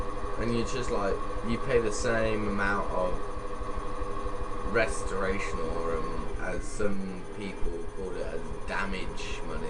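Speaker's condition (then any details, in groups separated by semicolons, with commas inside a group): No condition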